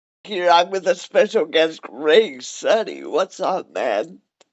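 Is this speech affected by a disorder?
Yes: cerebral palsy; cerebral palsy, wheelchair.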